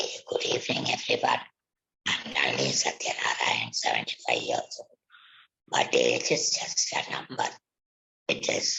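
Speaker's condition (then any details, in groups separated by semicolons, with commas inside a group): Laryngectomy for vocal cord cancer; natural voice lost, speaks with voice prosthesis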